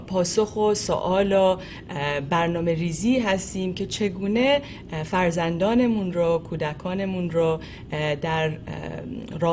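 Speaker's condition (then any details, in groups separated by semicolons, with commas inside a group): No condition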